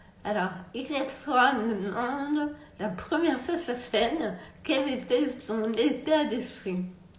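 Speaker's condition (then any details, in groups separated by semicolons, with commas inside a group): Multiple sclerosis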